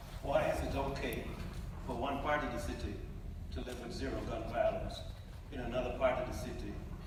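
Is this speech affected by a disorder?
No.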